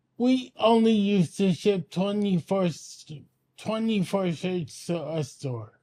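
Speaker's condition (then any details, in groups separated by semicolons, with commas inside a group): Anoxic brain injury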